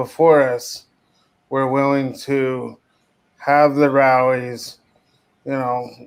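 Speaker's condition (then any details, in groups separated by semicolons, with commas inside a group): Cerebral palsy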